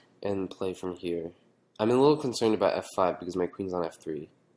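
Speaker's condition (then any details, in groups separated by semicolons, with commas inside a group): No condition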